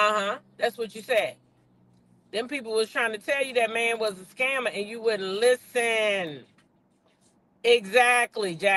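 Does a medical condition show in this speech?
No.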